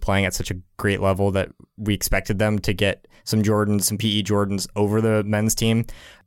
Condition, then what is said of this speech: No condition.